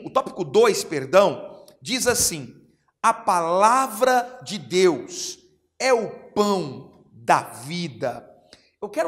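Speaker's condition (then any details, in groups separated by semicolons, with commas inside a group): No condition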